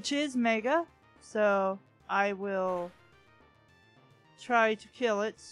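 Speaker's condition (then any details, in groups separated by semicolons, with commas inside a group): No condition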